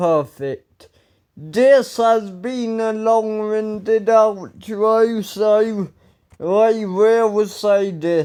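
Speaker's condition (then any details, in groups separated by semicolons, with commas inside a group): Ataxia; speech recently worse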